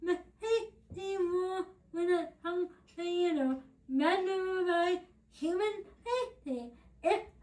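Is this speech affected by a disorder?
Yes: cerebral palsy.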